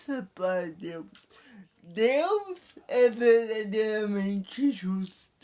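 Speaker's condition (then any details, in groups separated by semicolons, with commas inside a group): Paralysis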